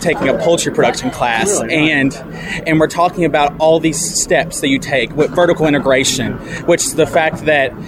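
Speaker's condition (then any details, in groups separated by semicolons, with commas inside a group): No condition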